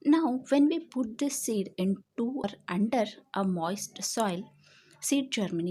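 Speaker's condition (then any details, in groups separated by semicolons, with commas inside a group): No condition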